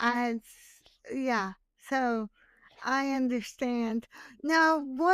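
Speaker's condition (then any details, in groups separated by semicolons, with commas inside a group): Cerebral palsy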